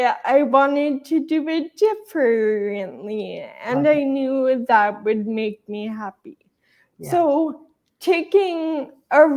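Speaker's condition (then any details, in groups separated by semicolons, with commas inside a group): Traumatic brain injury; still slows things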